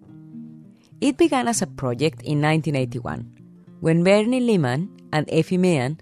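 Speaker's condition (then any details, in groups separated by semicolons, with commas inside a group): No condition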